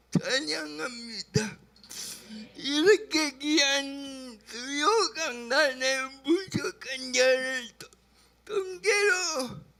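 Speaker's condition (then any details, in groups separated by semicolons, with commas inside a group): Brain lesion disability grade 1, severe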